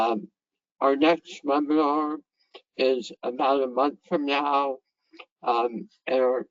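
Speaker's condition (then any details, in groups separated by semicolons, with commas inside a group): Head and neck cancer; survivor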